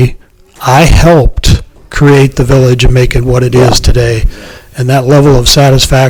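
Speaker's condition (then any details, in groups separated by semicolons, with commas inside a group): No condition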